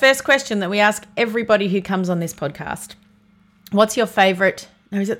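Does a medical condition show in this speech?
No.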